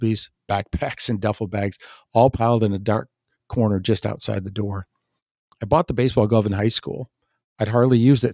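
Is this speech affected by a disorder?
No.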